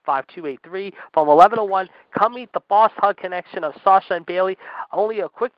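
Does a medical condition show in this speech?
No.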